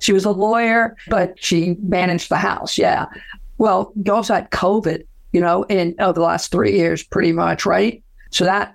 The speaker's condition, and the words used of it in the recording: Aphasia. So as my voice goes up and down, it was monotone for many, many years.